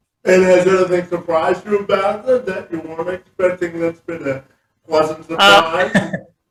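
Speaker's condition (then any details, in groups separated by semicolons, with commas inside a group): Cerebral palsy; spastic quadriplegic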